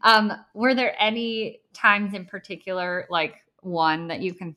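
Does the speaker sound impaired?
Yes: bilateral cleft lip and palate; congenital, born essentially without palate, unable to breastfeed, infant palatal obturator, multiple surgeries including jaw surgery.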